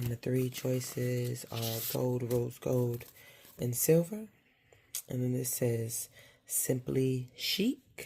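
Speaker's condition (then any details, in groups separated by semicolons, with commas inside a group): No condition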